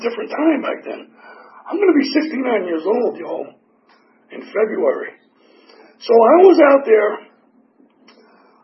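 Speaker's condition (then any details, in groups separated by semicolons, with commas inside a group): Tracheotomy; tracheotomy for 4 years, 8 surgeries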